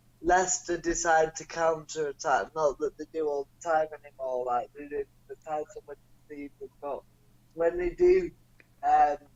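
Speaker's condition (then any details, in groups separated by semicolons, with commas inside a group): Cerebral palsy; non-progressive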